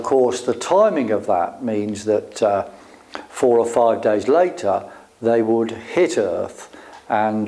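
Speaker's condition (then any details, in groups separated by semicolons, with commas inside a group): No condition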